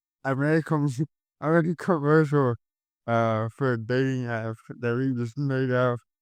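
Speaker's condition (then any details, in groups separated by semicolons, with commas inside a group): Cerebral palsy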